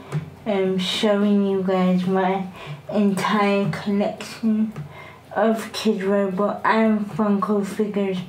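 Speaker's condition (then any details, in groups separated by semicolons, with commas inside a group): Cerebral palsy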